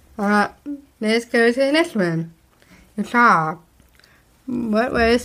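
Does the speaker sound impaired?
Yes: Down syndrome; present from birth, diagnosed shortly after birth; speech therapy when young, speech therapist miss leah.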